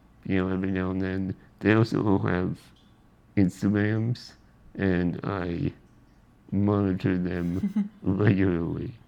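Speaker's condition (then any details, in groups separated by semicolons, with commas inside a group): Spinal muscular atrophy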